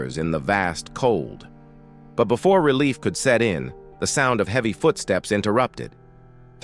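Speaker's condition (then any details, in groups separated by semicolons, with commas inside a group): No condition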